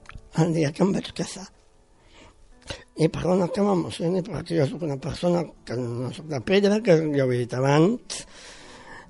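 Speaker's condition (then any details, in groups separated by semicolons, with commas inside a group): Down syndrome; congenital, born with it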